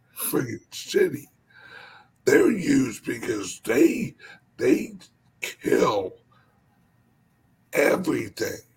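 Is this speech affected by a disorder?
Yes: stutter; self-described speech impediment, adult man; here repeated words, blocks.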